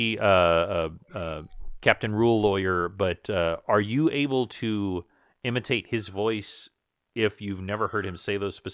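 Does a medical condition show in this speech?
No.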